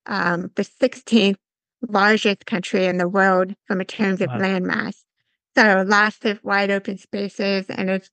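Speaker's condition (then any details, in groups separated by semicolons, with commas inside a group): Severe to profound hearing loss; congenital, cochlear implant one side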